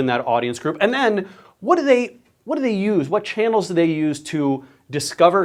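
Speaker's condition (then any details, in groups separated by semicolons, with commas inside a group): No condition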